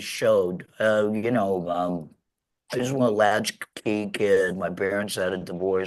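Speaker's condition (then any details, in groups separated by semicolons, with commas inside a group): Laryngectomy; laryngectomy after throat cancer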